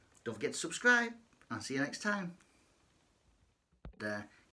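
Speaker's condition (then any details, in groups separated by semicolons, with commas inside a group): No condition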